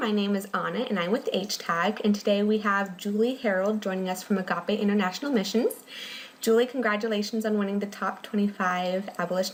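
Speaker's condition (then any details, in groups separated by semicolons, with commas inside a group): No condition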